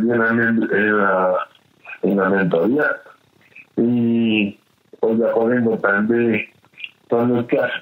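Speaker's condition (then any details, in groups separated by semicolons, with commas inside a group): Cerebral palsy; affects movement and speech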